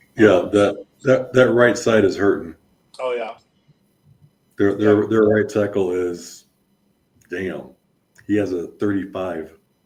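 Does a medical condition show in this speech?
No.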